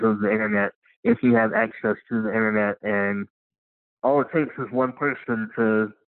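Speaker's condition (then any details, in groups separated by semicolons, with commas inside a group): Cleft lip and palate; speech impediment, harder for new people to understand at first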